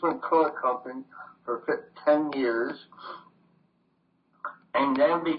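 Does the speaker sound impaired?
Yes: voice box damage from tracheostomy; brain injury from smoke inhalation, carbon monoxide poisoning, voice box damaged by medic's trach tube; cannot sing as before, ongoing voice challenge.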